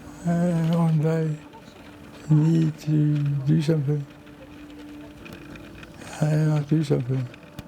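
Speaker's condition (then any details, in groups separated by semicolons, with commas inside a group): Parkinson's disease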